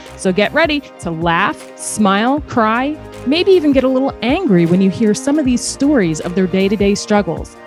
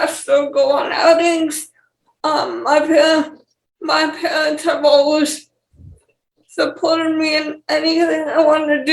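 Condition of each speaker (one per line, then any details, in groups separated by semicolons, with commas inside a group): No condition
Cerebral palsy; wheelchair user; age 28, total assistance most tasks, eats cut-up food alone; speech issues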